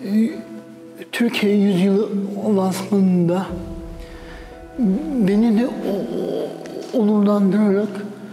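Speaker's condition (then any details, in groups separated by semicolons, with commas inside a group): Dystonic cerebral palsy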